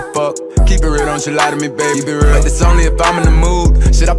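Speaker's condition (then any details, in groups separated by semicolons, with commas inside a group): No condition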